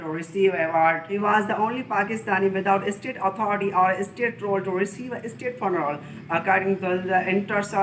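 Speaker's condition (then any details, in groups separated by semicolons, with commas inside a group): No condition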